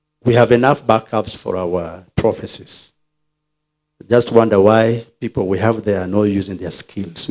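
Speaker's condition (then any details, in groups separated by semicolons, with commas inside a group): No condition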